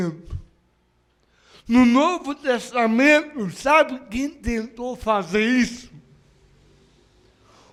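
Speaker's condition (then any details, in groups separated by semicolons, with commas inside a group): Cerebral palsy; no speech as child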